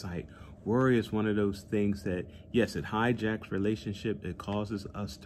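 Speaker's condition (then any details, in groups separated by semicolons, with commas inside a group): No condition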